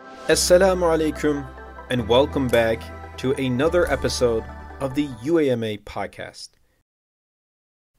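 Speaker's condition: No condition

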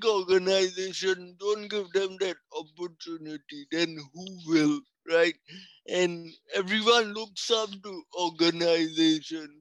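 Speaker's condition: Cerebral palsy; speech affected

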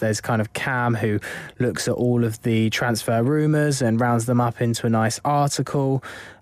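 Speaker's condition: No condition

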